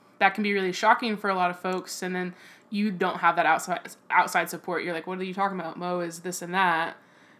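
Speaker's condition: No condition

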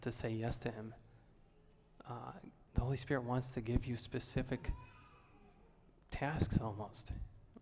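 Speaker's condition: No condition

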